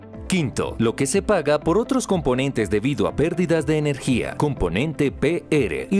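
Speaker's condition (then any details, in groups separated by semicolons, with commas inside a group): No condition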